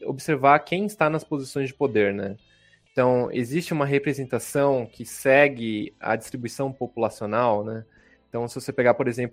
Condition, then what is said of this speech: No condition.